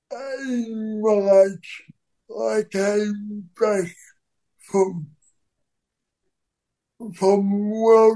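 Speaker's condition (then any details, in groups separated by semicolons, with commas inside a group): Cerebral palsy; cerebral palsy since birth, wheelchair user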